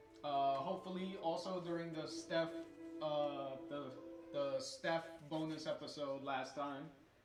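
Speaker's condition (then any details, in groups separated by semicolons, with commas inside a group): No condition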